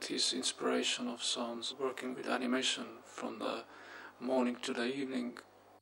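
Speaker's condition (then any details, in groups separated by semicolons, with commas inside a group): No condition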